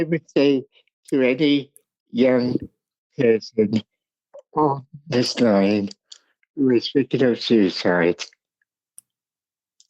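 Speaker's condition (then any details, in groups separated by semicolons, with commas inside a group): Cerebral palsy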